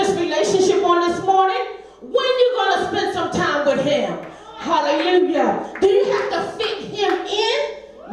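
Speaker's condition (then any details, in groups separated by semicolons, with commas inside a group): No condition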